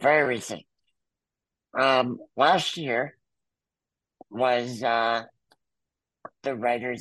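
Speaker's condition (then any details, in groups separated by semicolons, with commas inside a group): Muscular dystrophy; congenital, wheelchair user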